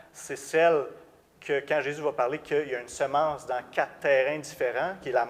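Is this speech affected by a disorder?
No.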